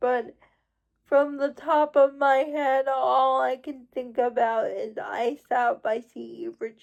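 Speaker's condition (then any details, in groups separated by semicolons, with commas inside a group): Cerebral palsy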